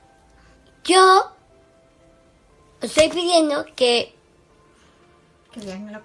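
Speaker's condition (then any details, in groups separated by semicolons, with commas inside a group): Down syndrome; present from birth; school-age child; hesitant, frequent fillers, some word substitutions and repetitions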